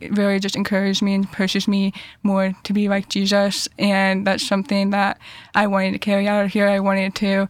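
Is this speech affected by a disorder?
Yes: deafness; hearing loss found second grade, had passed tests via cues, hearing aids third grade, cochlear implants.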